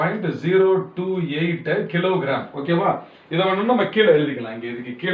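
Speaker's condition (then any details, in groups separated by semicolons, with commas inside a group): No condition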